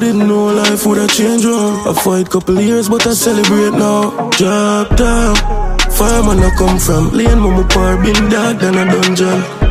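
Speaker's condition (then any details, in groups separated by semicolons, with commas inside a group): No condition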